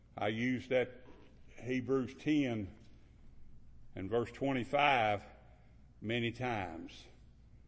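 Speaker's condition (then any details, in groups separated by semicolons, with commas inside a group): No condition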